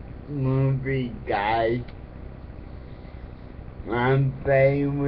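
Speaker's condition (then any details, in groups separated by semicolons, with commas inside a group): Cerebral palsy; affects speech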